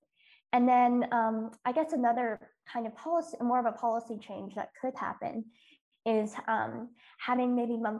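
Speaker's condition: Cleft lip and palate; multiple surgeries on face and mouth

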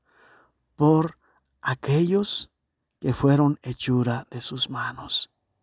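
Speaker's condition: No condition

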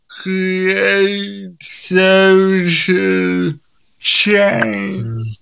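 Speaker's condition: Cerebral palsy; linked to preeclampsia at birth

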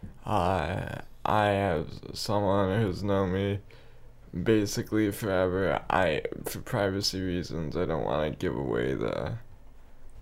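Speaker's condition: Cerebral palsy, spastic quadriplegia

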